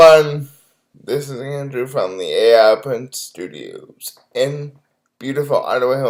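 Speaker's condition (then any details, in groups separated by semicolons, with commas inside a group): Cerebral palsy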